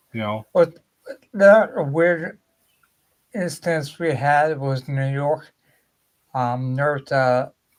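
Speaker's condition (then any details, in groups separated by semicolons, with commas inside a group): Ataxia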